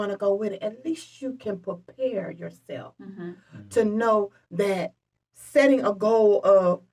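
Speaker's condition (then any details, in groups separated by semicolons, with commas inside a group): No condition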